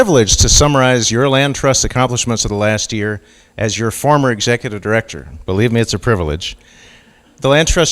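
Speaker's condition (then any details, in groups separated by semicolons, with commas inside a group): No condition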